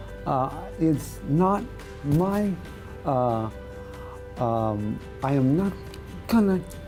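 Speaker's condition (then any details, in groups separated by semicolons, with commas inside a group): Voice dystonia; voice box, probably tongue and lips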